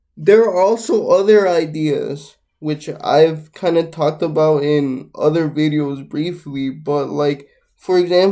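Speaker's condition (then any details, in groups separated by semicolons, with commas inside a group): Cerebral palsy, mixed, mild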